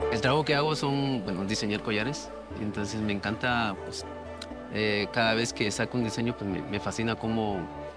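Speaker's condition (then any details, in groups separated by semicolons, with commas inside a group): No condition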